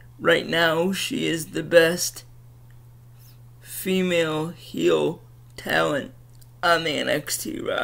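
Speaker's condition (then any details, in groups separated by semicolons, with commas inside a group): Cerebral palsy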